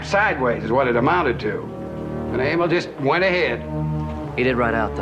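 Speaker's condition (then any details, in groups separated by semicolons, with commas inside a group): No condition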